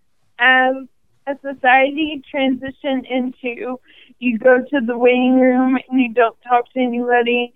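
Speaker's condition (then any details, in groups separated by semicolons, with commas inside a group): ALS; probable category ALS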